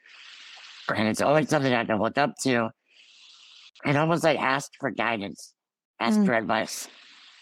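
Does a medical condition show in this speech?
Yes: Ullrich congenital muscular dystrophy; Ullrich found at 25 by DNA test.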